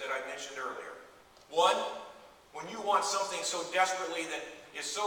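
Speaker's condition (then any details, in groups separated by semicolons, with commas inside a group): No condition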